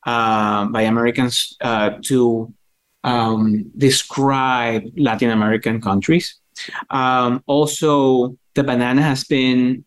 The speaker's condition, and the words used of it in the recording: Stuttering. I come from a history, a family of stutterers, and improvising was also always a challenge.